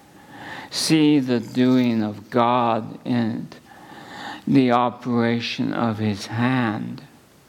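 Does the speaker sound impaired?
Yes: ALS; under neurologist care, seeing doctors for multiple organic issues; at least a couple of months since diagnosis.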